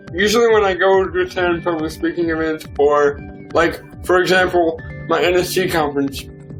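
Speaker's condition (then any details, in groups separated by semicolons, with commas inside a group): Cerebral palsy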